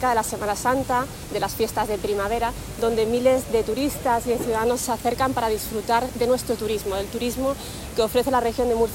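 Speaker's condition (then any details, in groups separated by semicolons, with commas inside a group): No condition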